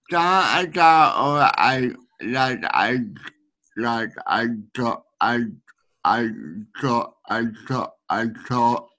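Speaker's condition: Speech needing a translator; friend Imogen Yang from Sydney acting as speech translator during recording; speech hard for others to understand, needs speech translator

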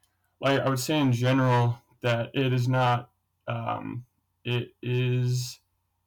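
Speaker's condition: Stuttering; takes longer to say certain things, major stutters at times, worse when rushed or matching fast speakers; prolonged sounds

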